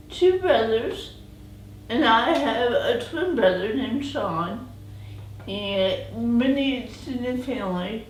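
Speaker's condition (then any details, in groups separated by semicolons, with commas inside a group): Cerebral palsy; present from birth; walks with walker, walking declined, spinal stenosis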